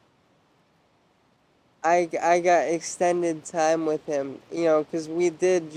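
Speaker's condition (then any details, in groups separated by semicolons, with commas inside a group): Traumatic brain injury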